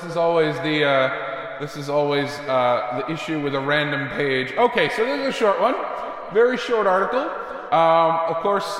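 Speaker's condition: No condition

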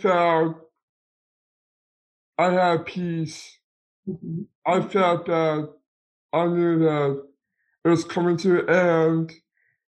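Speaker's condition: Down syndrome

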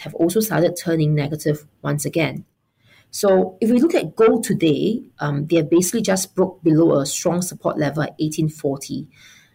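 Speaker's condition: No condition

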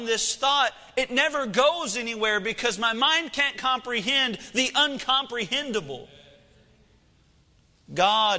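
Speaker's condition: No condition

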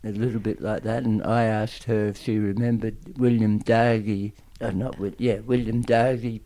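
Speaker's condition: Tongue cancer; aggressive tongue cancer

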